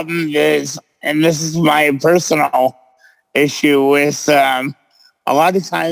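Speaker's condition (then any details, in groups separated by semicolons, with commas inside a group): Cerebral palsy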